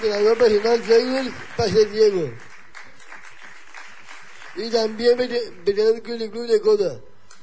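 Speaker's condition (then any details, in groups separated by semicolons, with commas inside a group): Down syndrome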